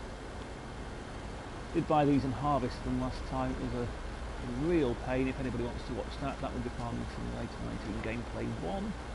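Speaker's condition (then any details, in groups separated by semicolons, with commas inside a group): No condition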